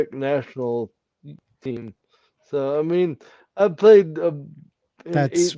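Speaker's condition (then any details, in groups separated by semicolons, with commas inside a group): Cerebral palsy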